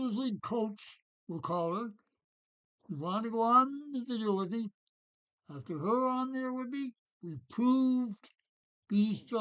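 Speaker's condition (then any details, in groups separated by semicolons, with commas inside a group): Parkinson's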